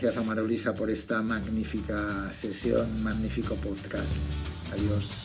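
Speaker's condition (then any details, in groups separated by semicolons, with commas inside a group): No condition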